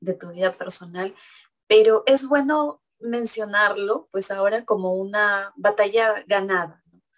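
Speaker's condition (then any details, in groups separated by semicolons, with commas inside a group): No condition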